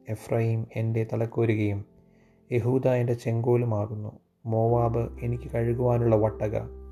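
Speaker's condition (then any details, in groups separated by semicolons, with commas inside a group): No condition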